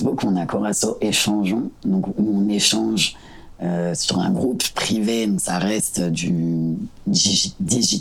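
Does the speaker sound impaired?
Yes: partial laryngectomy; normal voice for 22 years before surgery; speaks with new voice after partial laryngectomy; very hoarse voice after surgery, new voice replaced normal one.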